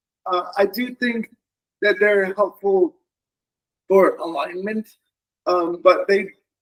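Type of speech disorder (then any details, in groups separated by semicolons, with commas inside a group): Dysarthria; cerebral palsy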